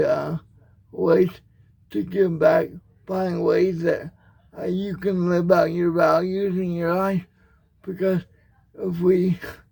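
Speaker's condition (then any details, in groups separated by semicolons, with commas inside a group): Cerebral palsy; electric wheelchair since age six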